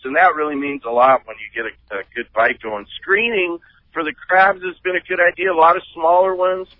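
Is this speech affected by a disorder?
No.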